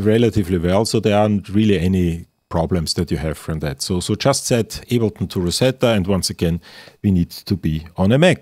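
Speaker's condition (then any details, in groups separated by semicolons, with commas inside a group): No condition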